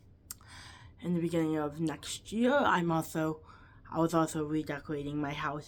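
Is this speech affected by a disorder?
Yes: cerebral palsy, quadriplegic.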